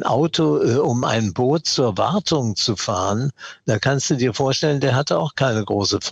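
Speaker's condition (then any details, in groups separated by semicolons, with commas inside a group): Parkinson's disease; once put down to stage fright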